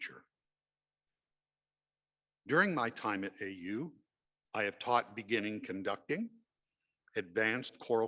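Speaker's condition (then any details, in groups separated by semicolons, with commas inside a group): No condition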